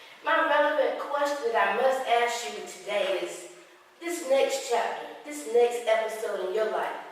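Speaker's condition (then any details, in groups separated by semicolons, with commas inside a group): No condition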